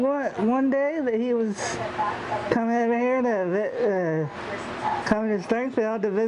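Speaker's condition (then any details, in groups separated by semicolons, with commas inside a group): Cerebral palsy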